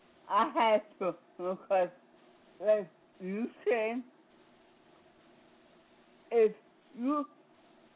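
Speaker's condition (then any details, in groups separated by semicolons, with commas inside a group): Speech impediment; disability; sees speech therapist, practices breathing by hosting Blog Talk Radio show; sometimes gets stuck, breath won't push words out, speech very clear today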